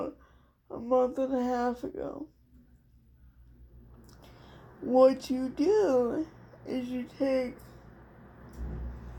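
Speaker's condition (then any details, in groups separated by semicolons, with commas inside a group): Cerebral palsy; speech somewhat affected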